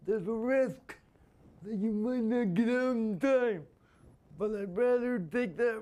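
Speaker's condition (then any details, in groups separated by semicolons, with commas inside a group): Spastic quadriplegia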